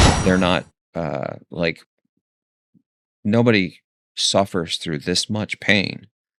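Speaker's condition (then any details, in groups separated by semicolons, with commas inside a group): No condition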